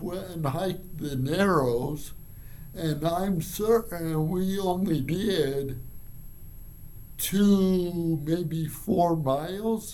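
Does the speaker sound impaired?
Yes: cerebral palsy; from birth.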